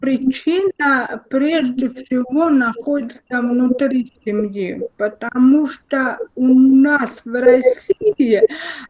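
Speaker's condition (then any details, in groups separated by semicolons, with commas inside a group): Cerebral palsy, spastic diplegia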